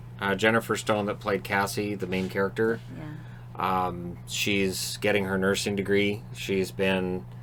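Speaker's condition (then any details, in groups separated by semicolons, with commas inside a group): No condition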